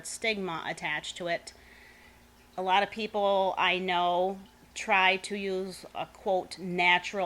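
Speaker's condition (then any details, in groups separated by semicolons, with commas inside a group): No condition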